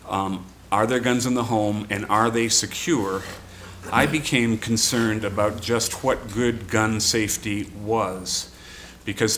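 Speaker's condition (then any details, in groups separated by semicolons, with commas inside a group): No condition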